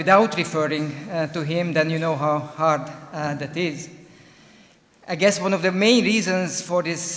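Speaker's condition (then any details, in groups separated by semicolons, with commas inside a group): No condition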